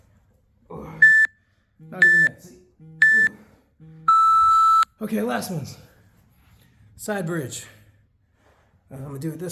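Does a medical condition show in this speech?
No.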